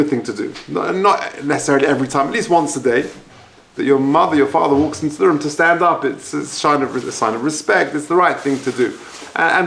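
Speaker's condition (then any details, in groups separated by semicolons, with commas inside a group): No condition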